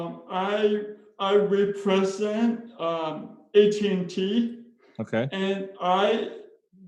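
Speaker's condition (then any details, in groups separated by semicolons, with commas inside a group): Spastic cerebral palsy; speech impairment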